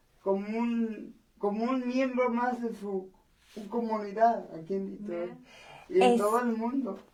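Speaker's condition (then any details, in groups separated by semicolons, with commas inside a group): Cerebral palsy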